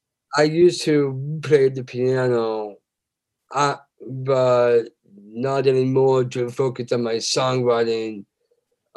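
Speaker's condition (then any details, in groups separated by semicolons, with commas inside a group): Down syndrome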